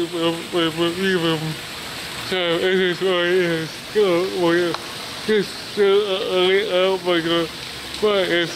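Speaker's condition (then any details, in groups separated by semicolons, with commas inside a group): Cerebral palsy; body affected; speech disability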